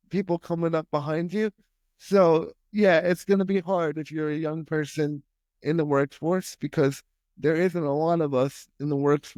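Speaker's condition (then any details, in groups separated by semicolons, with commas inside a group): Spastic quadriplegic cerebral palsy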